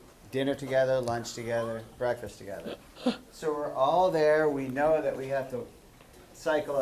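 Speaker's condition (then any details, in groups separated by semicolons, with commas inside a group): No condition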